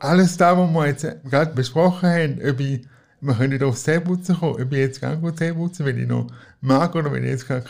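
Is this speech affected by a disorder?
Yes: cerebral palsy; from birth, physical not cognitive, wheelchair user, needs daily help, IV assistance model nearly 10 years.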